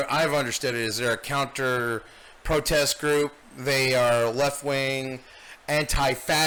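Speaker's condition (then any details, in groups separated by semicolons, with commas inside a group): No condition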